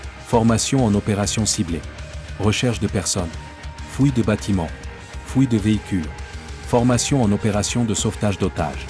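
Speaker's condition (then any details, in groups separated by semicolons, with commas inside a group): No condition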